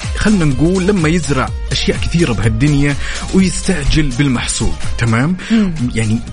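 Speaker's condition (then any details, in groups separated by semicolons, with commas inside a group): No condition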